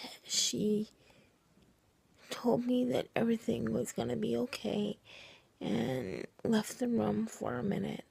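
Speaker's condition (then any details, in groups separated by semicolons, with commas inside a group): Cerebral palsy, triplegia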